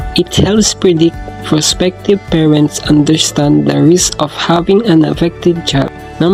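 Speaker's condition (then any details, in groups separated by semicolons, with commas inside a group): No condition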